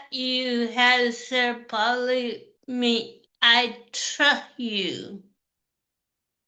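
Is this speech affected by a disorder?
Yes: cerebral palsy.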